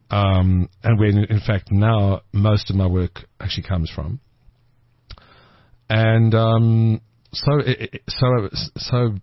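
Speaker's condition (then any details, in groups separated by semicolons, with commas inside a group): Stutter; stutter since childhood, bad in youth with strong fear of speaking, shy, later gained confidence; stuttering during interview, more on arrival, more relaxed later; worse under stress, less when relaxed, past fear made him avoid words when ordering; repeated words, prolonged sounds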